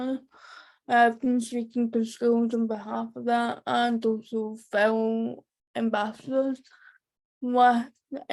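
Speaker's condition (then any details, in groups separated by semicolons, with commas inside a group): Cerebral palsy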